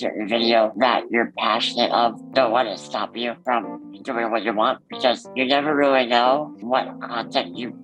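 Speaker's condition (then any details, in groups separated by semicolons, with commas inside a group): Muscular dystrophy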